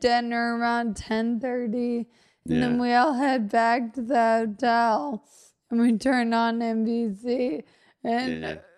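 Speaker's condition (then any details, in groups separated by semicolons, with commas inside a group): Friedreich's ataxia; wheelchair user, gets around and functions independently, partner Matt makes daily life easier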